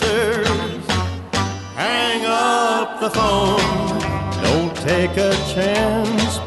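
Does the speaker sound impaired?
No.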